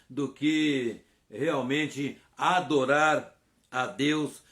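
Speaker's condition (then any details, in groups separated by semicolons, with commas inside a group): No condition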